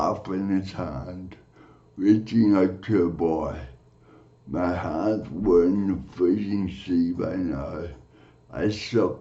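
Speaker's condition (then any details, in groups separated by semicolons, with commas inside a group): Cerebral palsy; from birth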